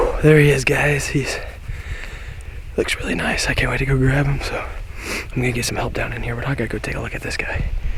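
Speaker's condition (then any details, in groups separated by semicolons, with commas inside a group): No condition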